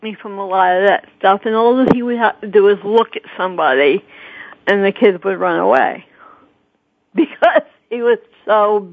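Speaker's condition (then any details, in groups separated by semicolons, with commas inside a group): Cerebral palsy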